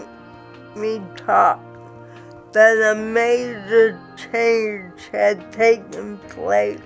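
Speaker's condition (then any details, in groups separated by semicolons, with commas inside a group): Cerebral palsy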